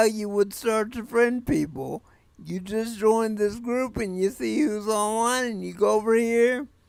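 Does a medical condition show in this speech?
Yes: cerebral palsy; speech sounds drunk.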